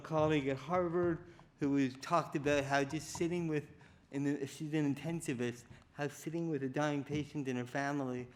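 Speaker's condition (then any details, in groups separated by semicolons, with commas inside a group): Cerebral palsy; diagnosed at age four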